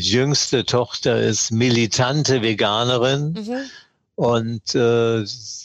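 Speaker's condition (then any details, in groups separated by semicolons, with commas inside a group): Parkinson's disease; trembling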